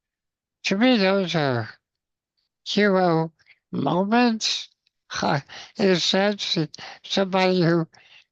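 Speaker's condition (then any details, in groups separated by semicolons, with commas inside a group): Spinal muscular atrophy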